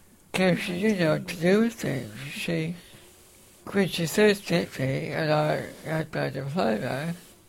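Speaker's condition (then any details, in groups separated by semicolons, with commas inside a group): Facioscapulohumeral muscular dystrophy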